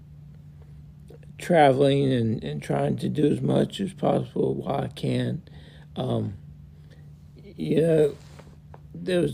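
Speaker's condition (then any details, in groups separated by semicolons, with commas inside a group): Multiple system atrophy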